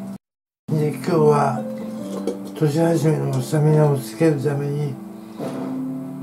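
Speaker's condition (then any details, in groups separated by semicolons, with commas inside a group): Tongue cancer, partial glossectomy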